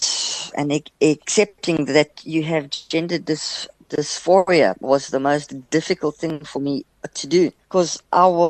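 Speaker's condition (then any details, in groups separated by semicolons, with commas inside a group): Stutter; stutter developed in childhood with onset of depression, caused by depression, quite bad; lessened after medical and social transition with hormone replacement therapy from age 37; quite a bad stutter earlier, now almost not noticeable; repeated sounds, repeated words, prolonged sounds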